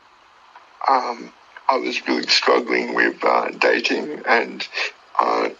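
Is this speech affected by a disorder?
Yes: cerebral palsy; from birth, born two months premature, died twice at birth, brain damage; wheelchair user, much difficulty with motor function.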